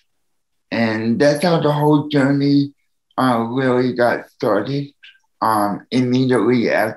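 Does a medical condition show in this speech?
Yes: cerebral palsy; needs help from others.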